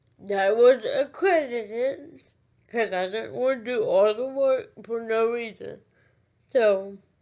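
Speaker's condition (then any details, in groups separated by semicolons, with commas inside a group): Cerebral palsy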